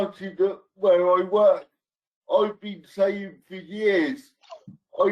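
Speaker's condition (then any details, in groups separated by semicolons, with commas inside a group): Cerebral palsy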